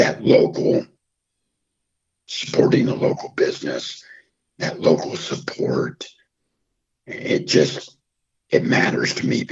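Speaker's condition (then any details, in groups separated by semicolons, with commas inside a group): Throat cancer, half voicebox, partial laryngectomy; voice affected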